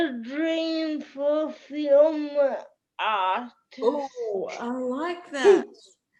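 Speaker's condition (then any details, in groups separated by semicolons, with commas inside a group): Cerebral palsy; powerchair user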